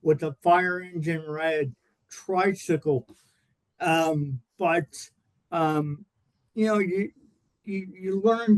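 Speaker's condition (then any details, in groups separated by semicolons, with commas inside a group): Cerebral palsy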